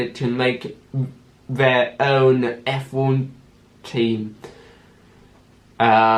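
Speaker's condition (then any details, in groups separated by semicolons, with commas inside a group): Cerebral palsy with stammer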